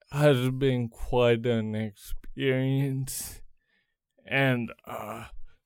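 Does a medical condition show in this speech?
Yes: cerebral palsy; congenital.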